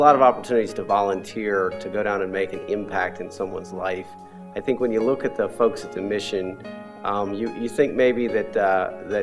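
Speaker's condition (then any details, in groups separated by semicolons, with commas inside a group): No condition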